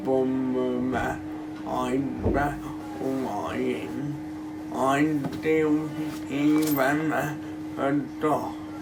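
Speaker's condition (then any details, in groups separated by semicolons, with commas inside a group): Cerebral palsy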